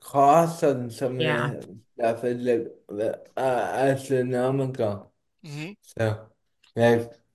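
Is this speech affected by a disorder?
Yes: cerebral palsy; diagnosed at two months old, caused by cardiac arrest, heart stopped twice, physical therapy when younger; not slurred, per host.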